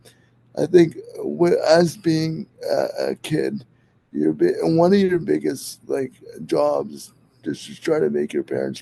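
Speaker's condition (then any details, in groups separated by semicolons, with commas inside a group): Cerebral palsy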